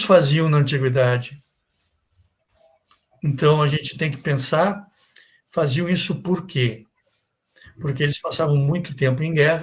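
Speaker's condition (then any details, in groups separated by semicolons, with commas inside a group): No condition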